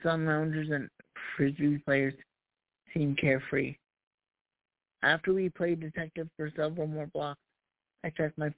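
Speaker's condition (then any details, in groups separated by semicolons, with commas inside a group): Cerebral palsy; past challenges speaking up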